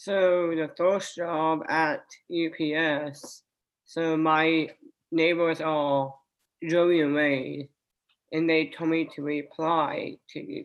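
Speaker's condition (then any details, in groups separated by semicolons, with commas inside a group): Down syndrome; extra chromosome, diagnosed after birth, no prenatal amnio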